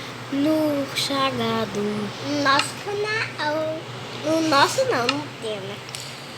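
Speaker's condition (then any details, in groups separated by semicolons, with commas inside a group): No condition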